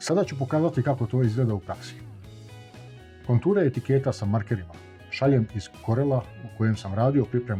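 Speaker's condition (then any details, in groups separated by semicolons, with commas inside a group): No condition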